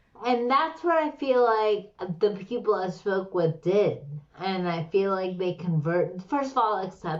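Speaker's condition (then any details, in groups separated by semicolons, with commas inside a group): Slurred speech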